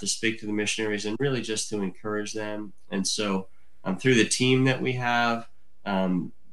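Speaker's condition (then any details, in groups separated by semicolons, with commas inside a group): Cleft lip and palate; from birth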